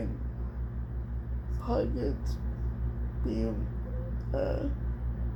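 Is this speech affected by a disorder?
Yes: cerebral palsy; speech somewhat affected.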